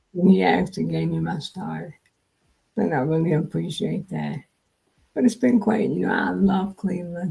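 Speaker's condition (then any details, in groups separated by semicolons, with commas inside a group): Multiple sclerosis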